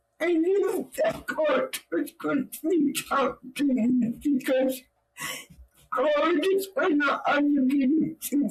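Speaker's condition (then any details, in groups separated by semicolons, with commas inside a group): Cerebral palsy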